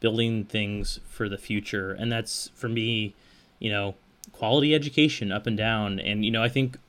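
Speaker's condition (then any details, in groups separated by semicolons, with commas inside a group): No condition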